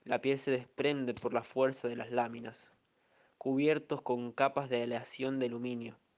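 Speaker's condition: No condition

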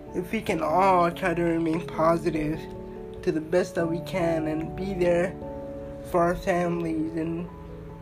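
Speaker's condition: Cerebral palsy; unable to walk

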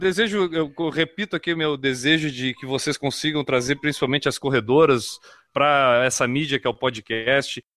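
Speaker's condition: No condition

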